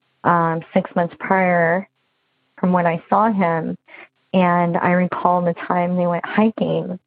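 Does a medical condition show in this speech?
Yes: bilateral cleft lip and palate; congenital.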